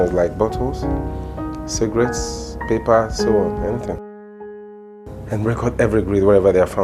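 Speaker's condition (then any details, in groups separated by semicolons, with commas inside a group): No condition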